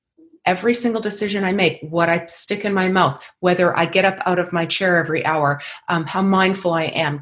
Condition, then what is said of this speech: No condition.